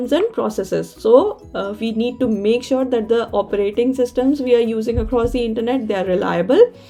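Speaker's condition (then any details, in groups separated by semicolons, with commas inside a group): No condition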